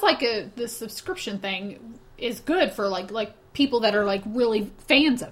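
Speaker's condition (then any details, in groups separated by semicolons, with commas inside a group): No condition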